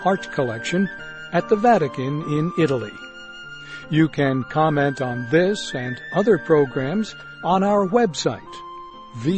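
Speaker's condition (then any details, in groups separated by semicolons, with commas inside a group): No condition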